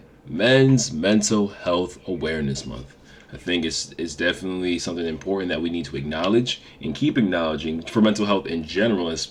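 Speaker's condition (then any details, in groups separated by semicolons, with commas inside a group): No condition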